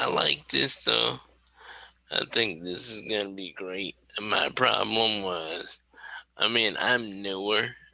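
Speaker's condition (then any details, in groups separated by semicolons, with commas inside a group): Cerebral palsy; wheelchair user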